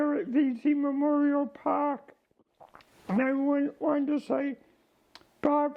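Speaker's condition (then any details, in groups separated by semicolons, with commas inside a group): ALS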